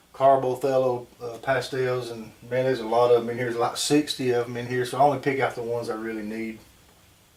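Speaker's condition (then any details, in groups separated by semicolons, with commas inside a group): No condition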